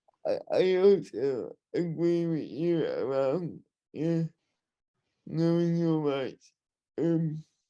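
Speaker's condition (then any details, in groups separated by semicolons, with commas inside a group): Cerebral palsy, spastic and dyskinetic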